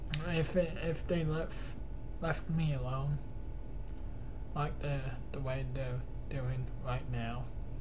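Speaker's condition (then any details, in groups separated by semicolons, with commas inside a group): Cerebral palsy; cannot stand beyond 10 minutes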